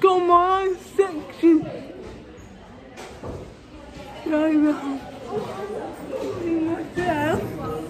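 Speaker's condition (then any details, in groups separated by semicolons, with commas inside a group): Cerebral palsy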